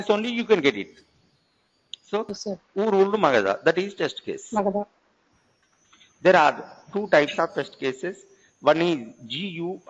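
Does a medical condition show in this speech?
No.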